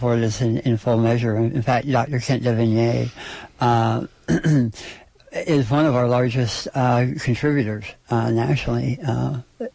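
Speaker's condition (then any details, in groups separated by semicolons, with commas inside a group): Oral cancer surgery, stage 4 oral cancer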